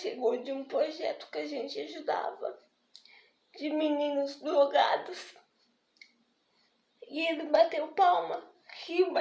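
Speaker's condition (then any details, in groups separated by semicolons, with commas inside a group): Spastic diplegic cerebral palsy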